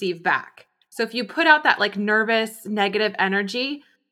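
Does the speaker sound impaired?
No.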